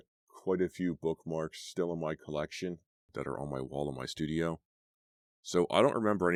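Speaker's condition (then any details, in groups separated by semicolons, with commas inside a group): No condition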